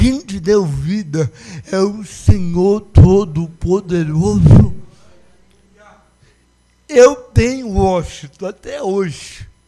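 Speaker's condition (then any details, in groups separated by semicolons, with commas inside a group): Cerebral palsy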